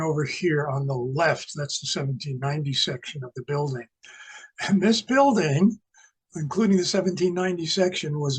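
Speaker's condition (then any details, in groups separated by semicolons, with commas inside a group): No condition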